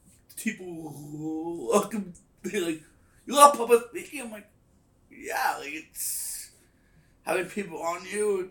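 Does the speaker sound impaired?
Yes: stutter; dropped due to time-limit penalties; penalized for stutter under Toastmasters time limits, handling silences while stuttering on stage; here prolonged sounds.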